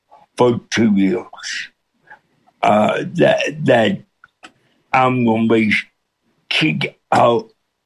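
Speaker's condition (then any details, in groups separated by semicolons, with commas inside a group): Cerebral palsy with speech impediment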